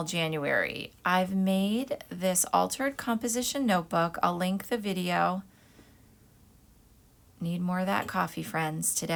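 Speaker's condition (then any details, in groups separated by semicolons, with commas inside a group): No condition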